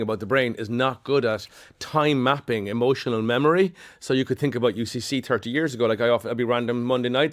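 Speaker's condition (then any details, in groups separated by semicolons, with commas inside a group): No condition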